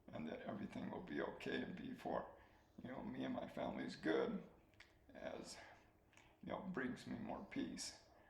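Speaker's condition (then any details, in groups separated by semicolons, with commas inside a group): ALS; soft spoken, swallowing getting harder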